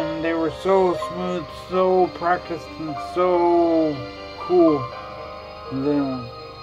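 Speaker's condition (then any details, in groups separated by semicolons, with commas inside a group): Traumatic brain injury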